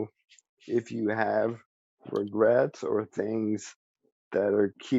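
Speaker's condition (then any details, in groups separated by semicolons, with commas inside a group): ALS; speech still preserved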